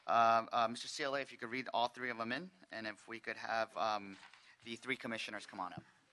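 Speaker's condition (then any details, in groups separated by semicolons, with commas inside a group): No condition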